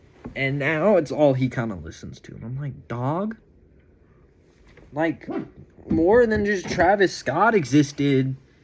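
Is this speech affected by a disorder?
No.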